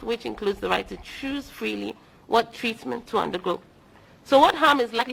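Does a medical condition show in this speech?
No.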